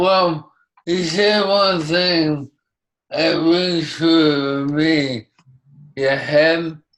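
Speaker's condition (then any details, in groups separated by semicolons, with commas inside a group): ALS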